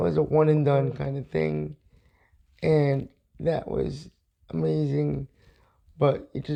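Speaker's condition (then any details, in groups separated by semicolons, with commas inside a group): Cerebral palsy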